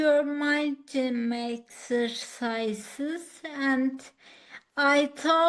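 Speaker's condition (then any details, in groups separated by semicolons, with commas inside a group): Acquired ataxia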